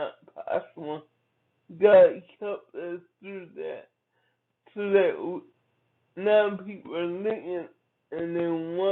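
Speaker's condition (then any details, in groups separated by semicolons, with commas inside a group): Cerebral palsy; from birth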